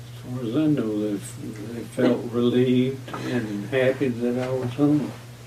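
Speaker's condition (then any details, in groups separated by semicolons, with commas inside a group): Parkinson's disease; about two years since onset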